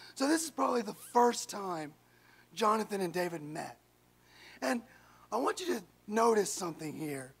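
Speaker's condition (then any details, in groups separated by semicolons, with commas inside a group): No condition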